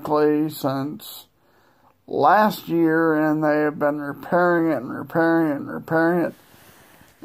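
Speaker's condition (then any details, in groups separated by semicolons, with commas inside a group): Multiple sclerosis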